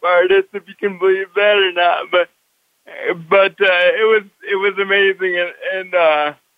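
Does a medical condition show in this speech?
Yes: cerebral palsy; pushed and pulled through triathlon races by father.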